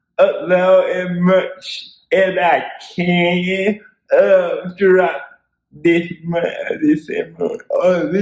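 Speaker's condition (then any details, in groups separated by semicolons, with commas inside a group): Cerebral palsy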